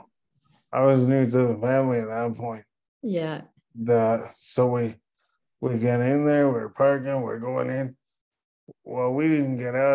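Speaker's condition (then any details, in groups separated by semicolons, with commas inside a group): Cerebral palsy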